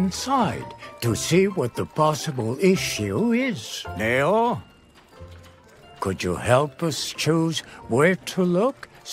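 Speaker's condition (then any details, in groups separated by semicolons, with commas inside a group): No condition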